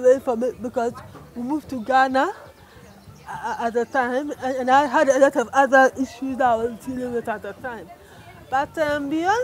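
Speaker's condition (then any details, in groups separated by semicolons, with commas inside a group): Cerebral palsy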